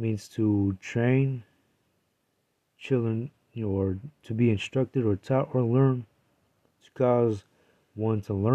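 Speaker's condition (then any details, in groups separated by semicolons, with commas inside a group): No condition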